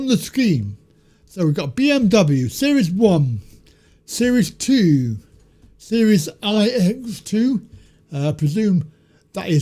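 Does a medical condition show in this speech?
Yes: cerebral palsy.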